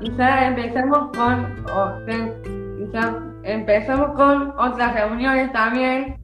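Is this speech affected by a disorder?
Yes: Down syndrome; from birth.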